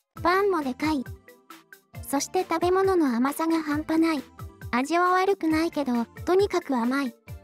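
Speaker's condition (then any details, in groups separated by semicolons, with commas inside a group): No condition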